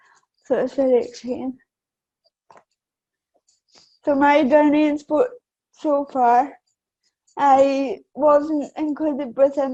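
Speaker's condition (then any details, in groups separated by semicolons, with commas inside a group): Cerebral palsy; affects balance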